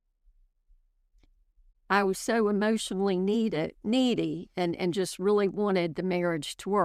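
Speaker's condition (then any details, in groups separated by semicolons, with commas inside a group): No condition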